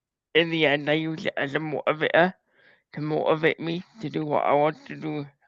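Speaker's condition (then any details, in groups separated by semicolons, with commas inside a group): Cerebral palsy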